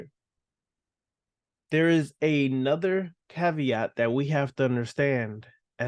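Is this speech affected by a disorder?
No.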